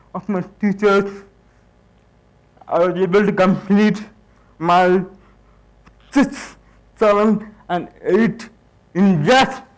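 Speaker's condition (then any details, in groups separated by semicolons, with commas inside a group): Cerebral palsy; hinders speech, sounds childlike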